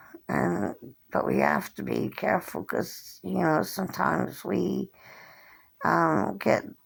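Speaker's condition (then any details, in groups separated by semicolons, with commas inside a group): Cerebral palsy; since birth, hand tremors; age 57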